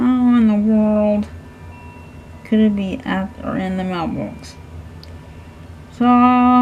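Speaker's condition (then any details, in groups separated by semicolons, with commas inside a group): Cerebral palsy; hands affected, shaking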